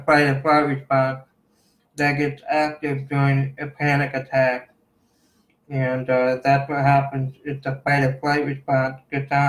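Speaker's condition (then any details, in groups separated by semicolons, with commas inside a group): Cerebral palsy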